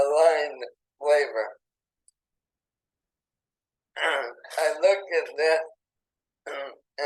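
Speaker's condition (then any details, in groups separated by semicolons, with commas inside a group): ALS; burning in lungs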